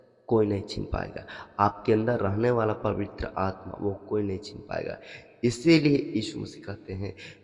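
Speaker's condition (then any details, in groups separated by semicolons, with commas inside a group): No condition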